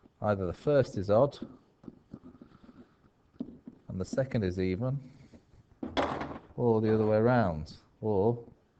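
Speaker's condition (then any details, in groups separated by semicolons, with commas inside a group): No condition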